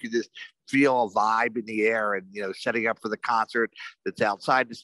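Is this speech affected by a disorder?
No.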